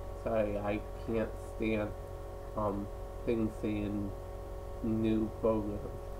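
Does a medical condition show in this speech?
Yes: cerebral palsy.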